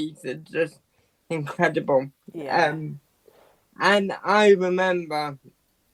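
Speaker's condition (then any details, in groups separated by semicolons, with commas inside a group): Quadriplegic cerebral palsy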